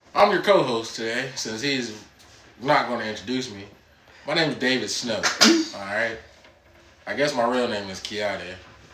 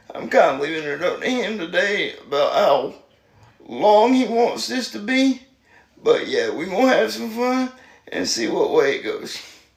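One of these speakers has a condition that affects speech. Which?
The second: spastic quadriplegic cerebral palsy; spastic quadriplegic form, spinal surgery at age 6.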